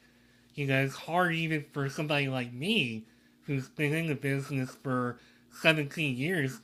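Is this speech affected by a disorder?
Yes: cleft lip and palate; congenital cleft lip and palate, part of a rare syndrome with other issues.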